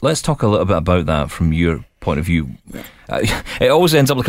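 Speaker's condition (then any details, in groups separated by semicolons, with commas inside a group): No condition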